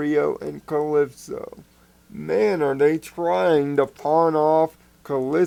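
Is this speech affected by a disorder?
Yes: cerebral palsy.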